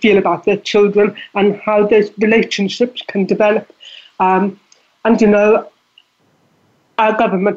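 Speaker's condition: Deafness; relies on lip reading

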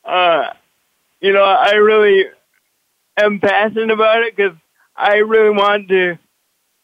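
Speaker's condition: Cerebral palsy; walks with walker

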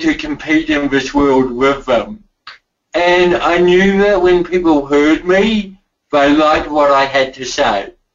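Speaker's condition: Cerebral palsy; cerebral palsy from birth

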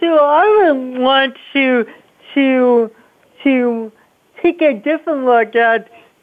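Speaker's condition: Cerebral palsy; congenital, impacts movement and speech, part c speech therapy

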